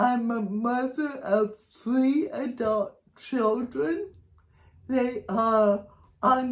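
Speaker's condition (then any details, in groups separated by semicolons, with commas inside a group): Cerebral palsy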